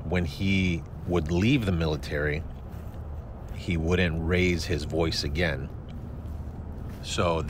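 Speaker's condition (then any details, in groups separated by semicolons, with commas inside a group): No condition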